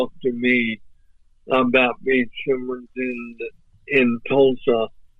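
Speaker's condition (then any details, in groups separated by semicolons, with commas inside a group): ALS; voice off but clear and understandable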